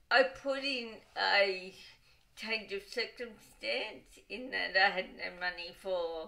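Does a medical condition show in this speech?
Yes: cerebral palsy; wheelchair user.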